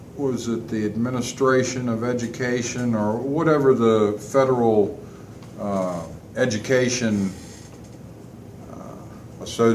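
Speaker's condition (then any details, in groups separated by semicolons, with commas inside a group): No condition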